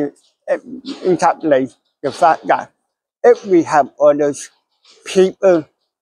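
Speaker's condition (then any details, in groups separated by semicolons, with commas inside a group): Cerebral palsy, ataxic, mild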